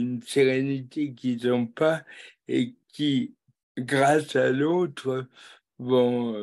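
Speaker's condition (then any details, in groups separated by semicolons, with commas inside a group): Cerebral palsy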